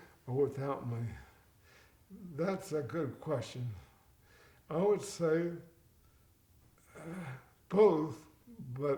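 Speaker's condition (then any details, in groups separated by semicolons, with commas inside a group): Cerebral palsy, mild; affects speech and walking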